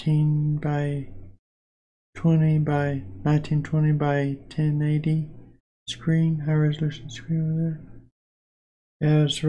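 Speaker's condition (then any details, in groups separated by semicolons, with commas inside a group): Parkinson's disease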